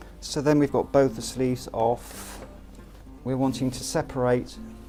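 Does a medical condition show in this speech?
No.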